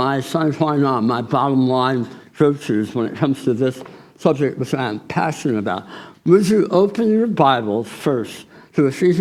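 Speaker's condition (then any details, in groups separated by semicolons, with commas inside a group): Tongue cancer surgery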